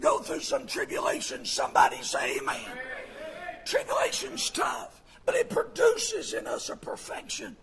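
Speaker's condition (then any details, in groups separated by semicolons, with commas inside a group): Vocal fold paralysis; move or vibrate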